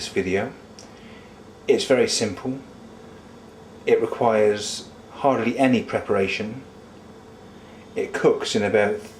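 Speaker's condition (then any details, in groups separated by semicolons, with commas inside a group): No condition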